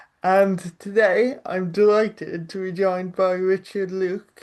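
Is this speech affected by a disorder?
Yes: cerebral palsy.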